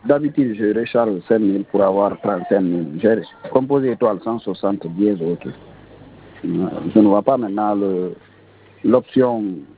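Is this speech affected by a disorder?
No.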